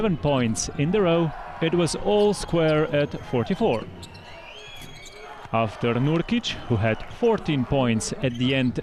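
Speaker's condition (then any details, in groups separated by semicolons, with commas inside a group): No condition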